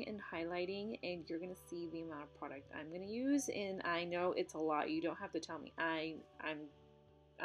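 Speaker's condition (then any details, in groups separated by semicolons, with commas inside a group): No condition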